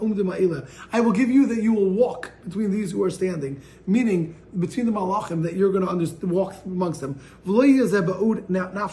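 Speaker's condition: No condition

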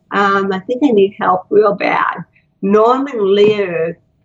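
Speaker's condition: Cerebral palsy; titanium neck limiting looking up

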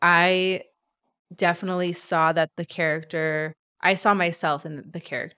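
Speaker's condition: No condition

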